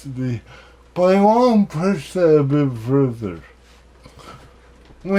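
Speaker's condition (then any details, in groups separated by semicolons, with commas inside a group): Cerebral palsy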